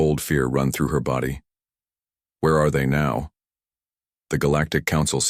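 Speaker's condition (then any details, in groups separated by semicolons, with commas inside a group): No condition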